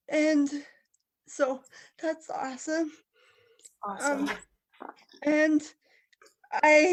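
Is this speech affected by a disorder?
Yes: cerebral palsy; physical therapy for sitting straight, hand weakness.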